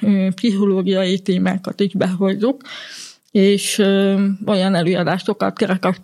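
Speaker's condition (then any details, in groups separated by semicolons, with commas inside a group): Hearing loss; communicates in spoken language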